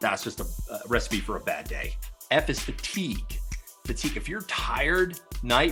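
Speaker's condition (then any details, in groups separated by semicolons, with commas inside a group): No condition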